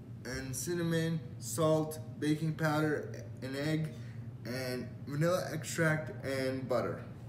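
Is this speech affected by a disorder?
Yes: cerebral palsy; uses wheelchair.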